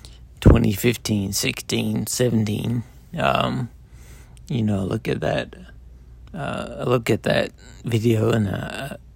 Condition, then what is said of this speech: Multiple sclerosis. Talking pretty low, but I'm still, you know, slurring my words, and the MS is obviously, you know, affecting me